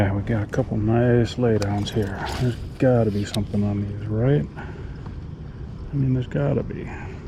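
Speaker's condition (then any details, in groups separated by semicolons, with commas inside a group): No condition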